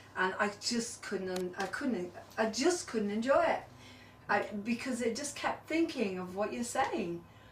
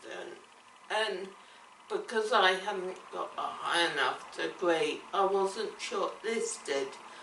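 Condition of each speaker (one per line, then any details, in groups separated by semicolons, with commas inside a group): No condition
Cerebellar ataxia; affects coordination, speech and swallowing, curvature; diagnosed in childhood, aqua therapy, weekly keep fit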